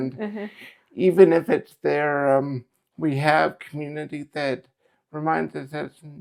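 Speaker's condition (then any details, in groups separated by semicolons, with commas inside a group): Cerebral palsy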